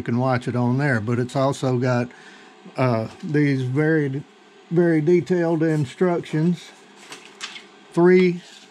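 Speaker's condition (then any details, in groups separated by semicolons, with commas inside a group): No condition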